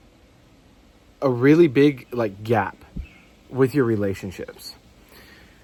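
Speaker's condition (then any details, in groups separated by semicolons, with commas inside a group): No condition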